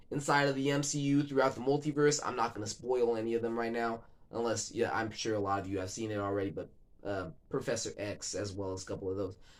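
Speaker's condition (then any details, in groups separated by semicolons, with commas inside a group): No condition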